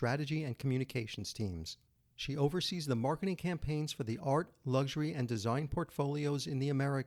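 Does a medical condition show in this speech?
No.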